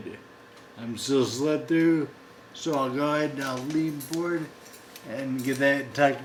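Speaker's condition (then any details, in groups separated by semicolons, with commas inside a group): Friedreich's ataxia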